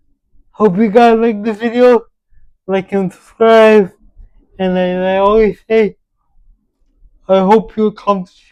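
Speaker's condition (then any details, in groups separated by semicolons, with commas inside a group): Cerebral palsy; with developmental delay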